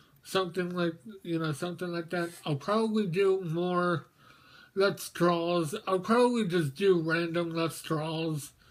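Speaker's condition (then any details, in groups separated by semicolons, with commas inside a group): Mobius syndrome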